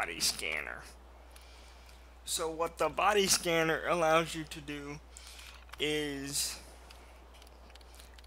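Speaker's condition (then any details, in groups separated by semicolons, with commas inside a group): Cerebral palsy, mild; speech sometimes affected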